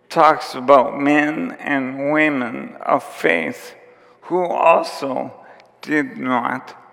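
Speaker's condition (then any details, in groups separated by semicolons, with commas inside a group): ALS; onset with tiredness and clumsiness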